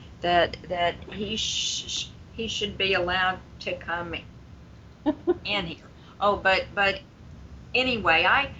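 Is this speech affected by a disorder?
Yes: stuttering; long-standing stuttering, managed over the years; here repeated sounds, repeated words, prolonged sounds.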